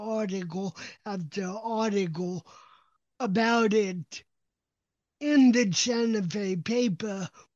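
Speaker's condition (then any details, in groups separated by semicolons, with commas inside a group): Cerebral palsy; calm voice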